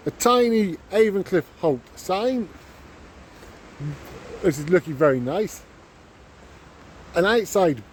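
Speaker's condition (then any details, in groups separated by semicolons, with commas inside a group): No condition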